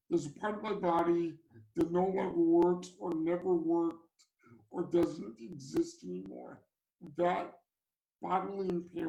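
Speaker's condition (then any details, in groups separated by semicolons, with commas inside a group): Cerebral palsy; from birth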